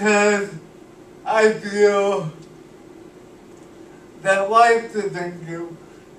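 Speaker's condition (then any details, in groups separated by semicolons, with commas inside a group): Cerebral palsy; cannot walk, uses wheelchair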